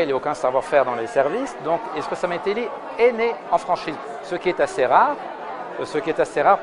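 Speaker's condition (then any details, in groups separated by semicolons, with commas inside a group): No condition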